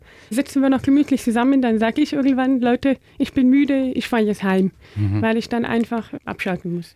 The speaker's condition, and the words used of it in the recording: Deafness. Und dadurch, dass wir halt auch Schwierigkeiten haben, mit den Hörenden zu kommunizieren, weil nicht alle können jetzt so gut reden wie ich.